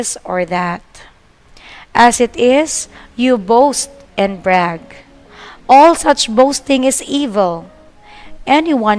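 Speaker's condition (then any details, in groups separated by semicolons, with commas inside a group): No condition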